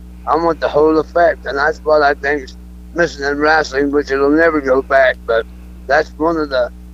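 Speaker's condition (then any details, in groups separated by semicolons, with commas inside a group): Throat cancer; cancer survivor, alive and well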